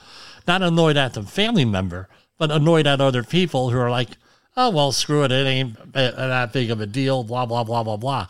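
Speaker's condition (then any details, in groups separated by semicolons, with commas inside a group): Cleft lip and palate; implied much improved now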